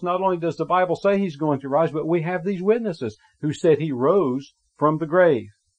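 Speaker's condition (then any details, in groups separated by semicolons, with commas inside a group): No condition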